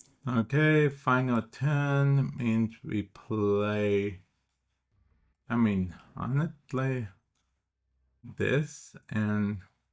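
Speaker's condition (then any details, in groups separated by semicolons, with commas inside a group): Cerebral palsy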